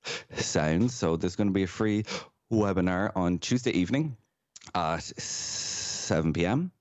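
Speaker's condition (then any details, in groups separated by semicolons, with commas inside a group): Stammer; stammer since first speaking, overt open struggle then covert, worsened during journalism degree at DCU, childhood speech therapy with short-term gains; instructor on peer-led McGuire Programme Ireland, uses costal breathing technique; formerly avoided trigger words and situations, used tricks to seem fluent, fear-driven blocks; blocks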